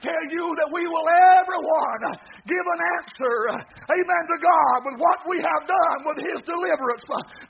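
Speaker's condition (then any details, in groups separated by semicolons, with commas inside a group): No condition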